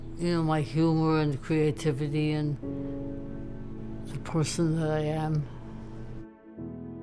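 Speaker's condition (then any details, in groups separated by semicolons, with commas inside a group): ALS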